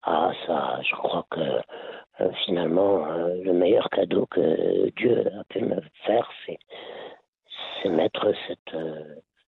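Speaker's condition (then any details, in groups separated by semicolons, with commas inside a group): Laryngeal cancer; later lung cancer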